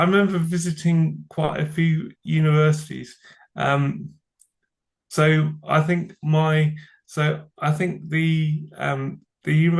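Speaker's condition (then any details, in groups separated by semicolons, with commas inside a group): Cerebral palsy; from birth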